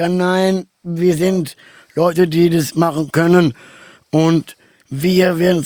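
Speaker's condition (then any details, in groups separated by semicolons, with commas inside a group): Down syndrome; trisomy 21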